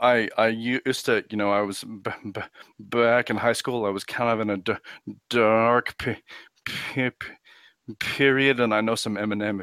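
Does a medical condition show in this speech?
Yes: stuttering; tried pitch-shifted delayed auditory feedback device for choral speech, not really effective, picks up ambient sound; rhythm aids fluency; here repeated sounds, prolonged sounds, blocks.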